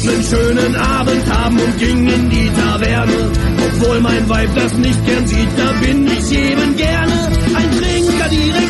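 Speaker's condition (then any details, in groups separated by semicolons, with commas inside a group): No condition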